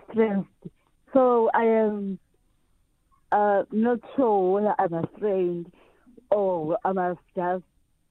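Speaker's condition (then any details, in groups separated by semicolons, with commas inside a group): Cerebral palsy; cerebral palsy from birth, previously unable to swim, now swims and competes in adaptive surfing; surfs with helper pushing into wave, rides wave to end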